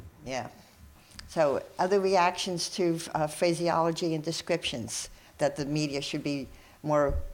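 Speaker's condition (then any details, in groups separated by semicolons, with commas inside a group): No condition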